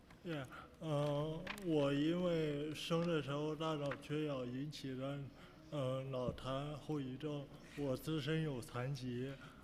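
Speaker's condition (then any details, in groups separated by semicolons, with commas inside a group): Cerebral palsy; birth oxygen deprivation; speech impediment, needs extra time, uses interpreter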